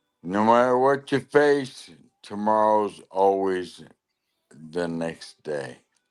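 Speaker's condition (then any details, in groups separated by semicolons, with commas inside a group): Lou Gehrig's disease (ALS)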